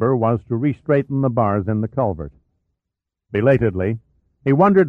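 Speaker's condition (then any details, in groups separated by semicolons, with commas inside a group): No condition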